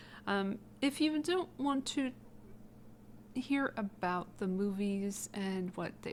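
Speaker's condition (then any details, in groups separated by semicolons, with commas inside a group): No condition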